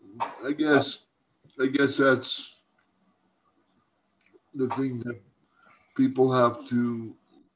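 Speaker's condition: Cerebral palsy; from birth, uses wheelchair, visual perceptual problem from cerebral palsy, strong startle to loud noises; stutters, noticed own stutter during recording, apologized for stuttering

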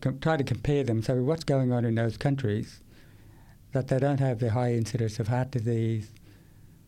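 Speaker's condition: Profound deafness, acquired at age 8; struggles in difficult listening situations

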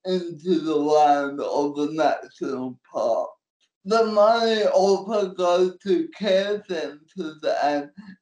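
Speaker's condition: Cerebral palsy; manual wheelchair

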